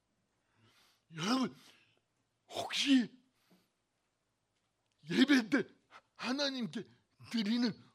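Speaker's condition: Cerebral palsy; cervical spine c2 to c7 damaged

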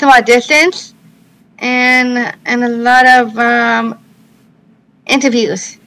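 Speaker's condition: Down syndrome; congenital

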